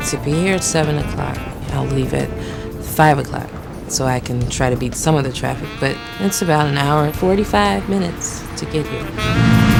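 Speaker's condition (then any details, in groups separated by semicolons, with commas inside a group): No condition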